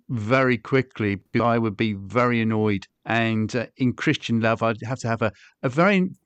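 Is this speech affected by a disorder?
No.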